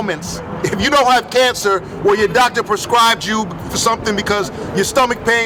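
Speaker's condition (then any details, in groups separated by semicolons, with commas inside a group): No condition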